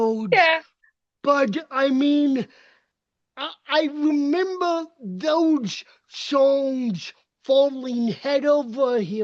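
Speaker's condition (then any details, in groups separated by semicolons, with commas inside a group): Cerebral palsy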